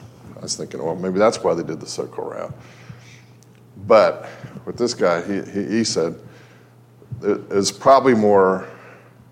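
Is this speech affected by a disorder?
No.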